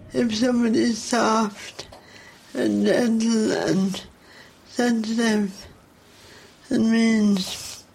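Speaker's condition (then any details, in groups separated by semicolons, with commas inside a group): Cerebral palsy; poorly controlled voice, long words take breath, often not understood, thought drunk on phone, hard to hear in crowds, tiring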